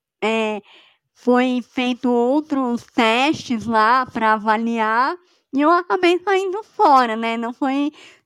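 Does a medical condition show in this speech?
Yes: cleft palate; congenital cleft palate, rehabilitated, velum fails to direct airflow, part of air escapes through nose; still lacks breath to inflate balloon or sustain long phone work; nasal air escape, extra vocal fold effort for intelligibility, hoarse or voiceless after long speaking.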